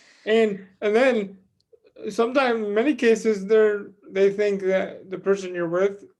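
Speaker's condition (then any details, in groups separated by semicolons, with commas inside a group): Cerebral palsy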